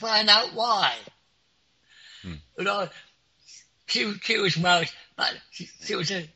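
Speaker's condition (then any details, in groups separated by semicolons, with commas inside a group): Clinically deaf; clinically deaf since school age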